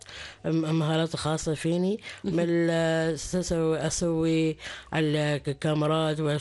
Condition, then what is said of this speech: Down syndrome. في أنهم عندهم سلاسة في التعامل مع الآخرين، حديثهم واضح، عندهم ثقة بأنفسهم، قادرين أنهم يوصلوا صوتهم للمجتمع بكل وضوح.